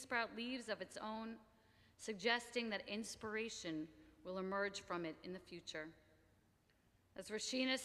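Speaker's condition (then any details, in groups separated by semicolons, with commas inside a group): No condition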